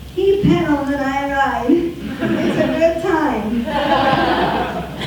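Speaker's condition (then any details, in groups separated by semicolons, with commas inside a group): Spastic quadriplegic cerebral palsy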